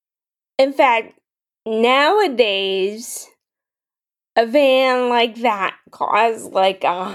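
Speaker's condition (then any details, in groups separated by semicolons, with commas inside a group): Friedreich's ataxia; some speech issues, less pronounced than in others with Friedreich's ataxia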